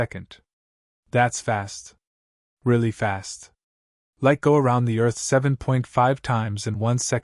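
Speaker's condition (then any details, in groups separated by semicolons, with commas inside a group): No condition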